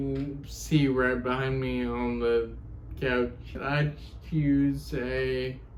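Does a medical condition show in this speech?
Yes: ataxia; fine motor difficulty, needs pressure relief.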